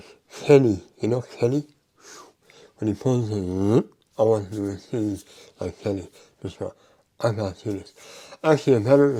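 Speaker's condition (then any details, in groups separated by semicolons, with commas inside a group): Mouth cancer; altered speech after surgery, more resonance when nasal opening blocked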